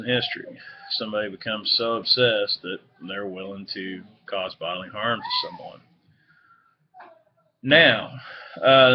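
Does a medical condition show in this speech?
No.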